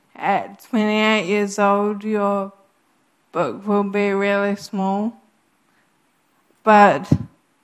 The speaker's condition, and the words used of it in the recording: Ataxia. Condition, if I quiet then I can't speak.